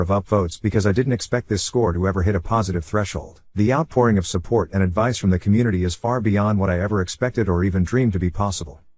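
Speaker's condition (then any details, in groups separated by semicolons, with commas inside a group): No condition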